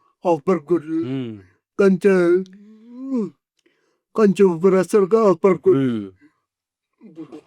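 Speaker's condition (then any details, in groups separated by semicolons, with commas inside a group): Cerebral palsy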